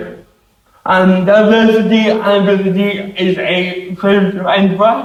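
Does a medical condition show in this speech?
Yes: cerebral palsy; affects hands.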